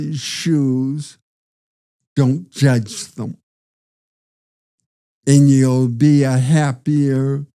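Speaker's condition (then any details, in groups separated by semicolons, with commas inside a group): Parkinson's disease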